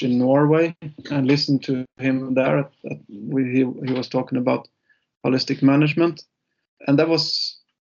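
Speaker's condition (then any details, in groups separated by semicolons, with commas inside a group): No condition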